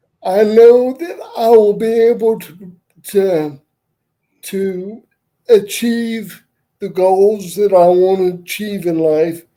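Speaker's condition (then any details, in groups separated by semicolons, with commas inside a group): Cerebral palsy; wheelchair user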